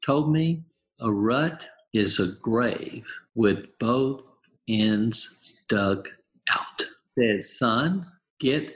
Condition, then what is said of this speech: Aphasia. Pray I don't get interrupted because if I do, it's all gone.